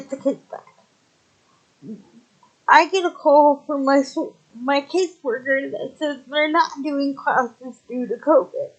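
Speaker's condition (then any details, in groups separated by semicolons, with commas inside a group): Cerebral palsy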